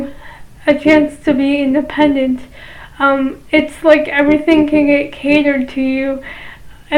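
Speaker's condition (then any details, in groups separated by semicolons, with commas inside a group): Cerebral palsy, mild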